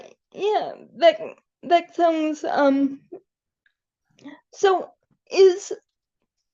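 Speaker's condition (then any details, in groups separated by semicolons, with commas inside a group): Cerebral palsy; able to articulate and speak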